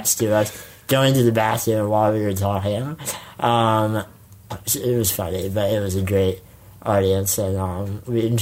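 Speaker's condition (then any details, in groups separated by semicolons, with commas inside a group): Spinal muscular atrophy; congenital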